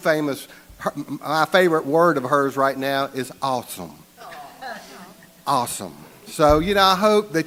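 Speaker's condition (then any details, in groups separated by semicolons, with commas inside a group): No condition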